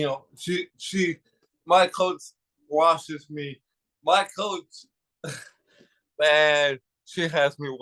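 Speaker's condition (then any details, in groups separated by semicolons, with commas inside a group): Cerebral palsy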